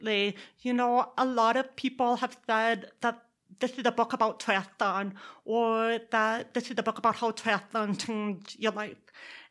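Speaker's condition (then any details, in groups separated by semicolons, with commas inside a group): Deafness; born in Texas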